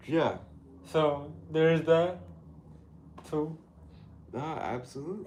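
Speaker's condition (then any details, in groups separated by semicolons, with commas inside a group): Cerebral palsy; with developmental delay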